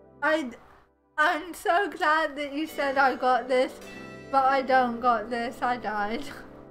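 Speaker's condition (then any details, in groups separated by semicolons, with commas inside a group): Cerebral palsy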